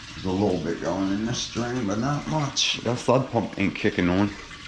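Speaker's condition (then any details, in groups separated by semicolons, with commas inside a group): No condition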